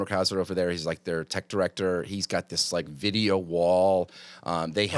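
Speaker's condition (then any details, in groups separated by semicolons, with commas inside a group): No condition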